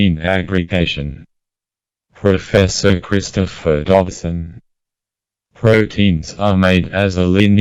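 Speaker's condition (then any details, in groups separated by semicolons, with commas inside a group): Motor neurone disease, speech-generating device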